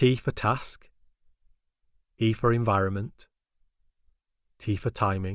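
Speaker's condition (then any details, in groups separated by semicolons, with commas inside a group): No condition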